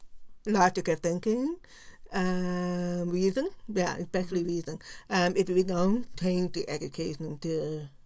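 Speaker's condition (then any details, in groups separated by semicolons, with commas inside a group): Profound deafness; profound deafness left ear, total deafness right ear, diagnosed at age 3, no cochlear implant; learned to speak and lip-read in oral pre-preschool, mainstreamed, little ASL now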